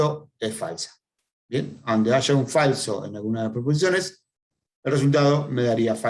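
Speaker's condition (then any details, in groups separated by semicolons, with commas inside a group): No condition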